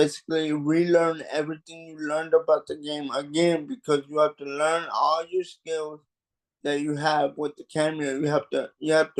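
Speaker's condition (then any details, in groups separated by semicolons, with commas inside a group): Cerebral palsy; mild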